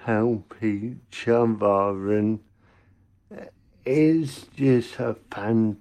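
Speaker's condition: Cerebral palsy; congenital

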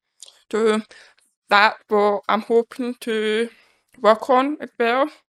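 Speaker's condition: Deafness, born deaf

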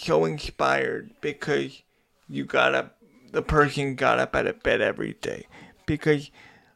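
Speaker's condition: Cerebral palsy; cerebral palsy diagnosed at age 2

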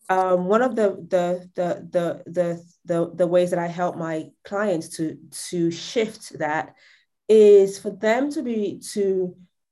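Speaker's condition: Stutter; formerly very bad stutter; much improved from very bad; would sometimes freeze on sales calls; repeated words

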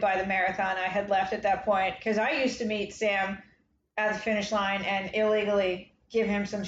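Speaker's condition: No condition

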